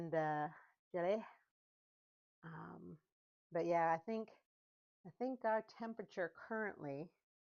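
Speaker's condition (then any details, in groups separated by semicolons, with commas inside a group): No condition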